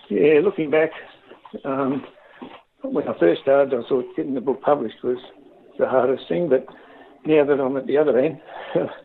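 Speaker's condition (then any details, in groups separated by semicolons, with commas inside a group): Parkinson's disease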